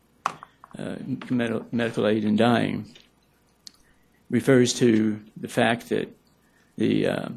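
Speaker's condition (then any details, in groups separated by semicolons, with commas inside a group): Parkinson's; may stumble over words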